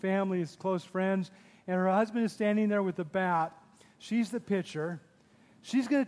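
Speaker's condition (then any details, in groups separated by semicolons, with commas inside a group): No condition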